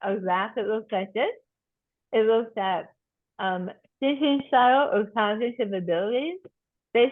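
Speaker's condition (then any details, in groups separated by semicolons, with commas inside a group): Tongue cancer surgery and reconstruction; voice altered by surgery and reconstruction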